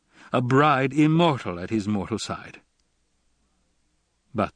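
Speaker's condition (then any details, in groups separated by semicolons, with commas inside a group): No condition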